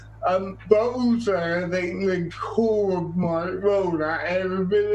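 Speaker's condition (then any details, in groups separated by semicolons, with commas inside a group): Quadriplegic cerebral palsy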